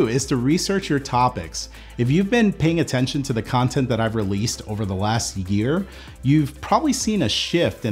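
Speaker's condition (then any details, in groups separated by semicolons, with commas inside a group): No condition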